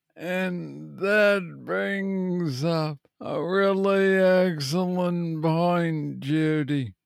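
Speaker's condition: Parkinson's disease; Parkinson's disease diagnosed at age 35, on several Parkinson's medications; recent planned minor foot surgery; Parkinson's affects speech, trouble pronouncing medication names

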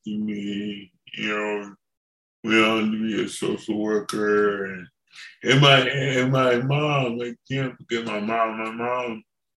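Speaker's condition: Cerebral palsy; from birth

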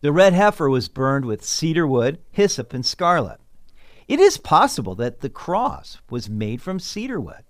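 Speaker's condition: No condition

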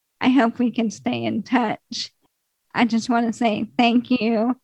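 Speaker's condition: ALS; no cure

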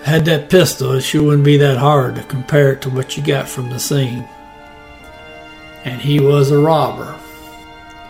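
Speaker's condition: No condition

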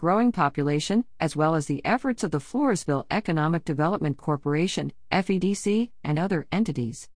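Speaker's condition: No condition

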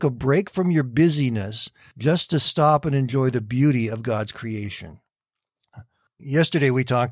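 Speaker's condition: No condition

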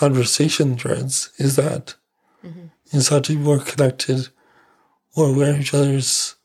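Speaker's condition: ALS; voice slightly altered, facial and jaw changes, no slurring, stuck secretions impair voice and swallowing, worse in dry Calgary, better when humid

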